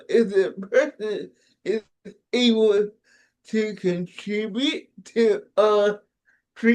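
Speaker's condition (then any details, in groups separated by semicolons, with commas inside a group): Cerebral palsy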